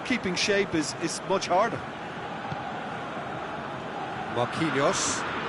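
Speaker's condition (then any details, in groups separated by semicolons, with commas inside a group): No condition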